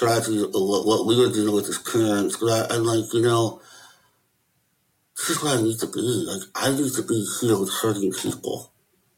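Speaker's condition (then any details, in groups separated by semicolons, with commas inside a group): Möbius syndrome; cannot smile or frown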